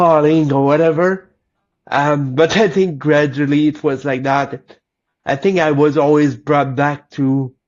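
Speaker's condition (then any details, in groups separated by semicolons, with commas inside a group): Cerebral palsy; lifelong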